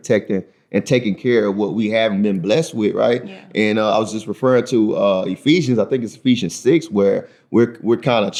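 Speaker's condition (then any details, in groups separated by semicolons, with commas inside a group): No condition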